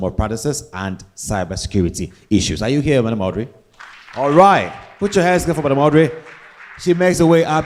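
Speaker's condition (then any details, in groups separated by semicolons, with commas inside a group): No condition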